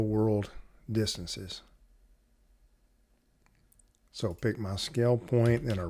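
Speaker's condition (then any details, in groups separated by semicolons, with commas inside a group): No condition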